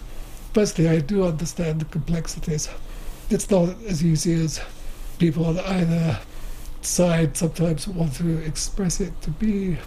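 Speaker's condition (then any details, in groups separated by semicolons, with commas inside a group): Motor neuron disease; wheelchair user, breathing tube, phlegm cleared from throat, assistant and computer needed; still able to speak, lack of breath, swallowing easily goes the wrong way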